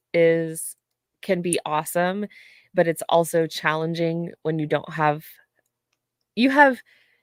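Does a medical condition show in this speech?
No.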